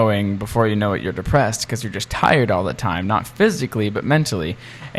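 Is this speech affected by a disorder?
No.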